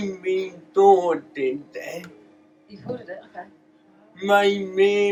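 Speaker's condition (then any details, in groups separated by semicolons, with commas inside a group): Cerebral palsy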